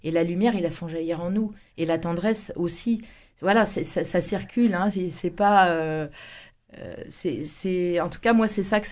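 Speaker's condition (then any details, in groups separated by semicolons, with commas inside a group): No condition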